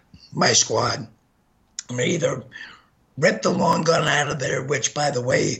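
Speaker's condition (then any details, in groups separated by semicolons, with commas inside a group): Gunshot injury to voice box; shot 15 times, face bullet ripped esophagus, hit spine, lodged 3 mm by carotid; bullet still lodged behind carotid artery, from Oak Creek Sikh temple shooting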